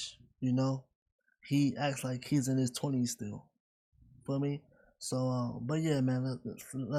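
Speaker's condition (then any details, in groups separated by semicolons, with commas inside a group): No condition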